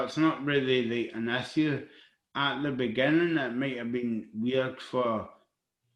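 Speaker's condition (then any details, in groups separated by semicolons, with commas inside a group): Cerebral palsy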